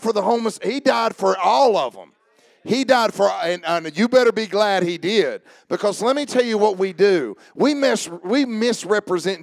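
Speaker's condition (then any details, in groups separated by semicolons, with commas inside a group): No condition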